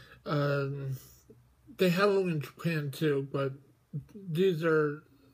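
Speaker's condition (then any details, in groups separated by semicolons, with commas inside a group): Mobius syndrome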